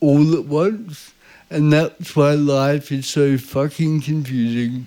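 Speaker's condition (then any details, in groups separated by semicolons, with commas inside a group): Cerebral palsy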